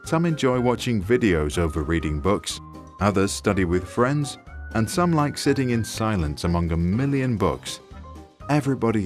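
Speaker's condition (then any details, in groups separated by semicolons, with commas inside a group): No condition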